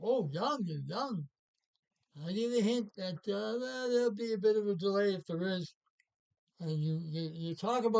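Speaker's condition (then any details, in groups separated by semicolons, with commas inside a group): Parkinson's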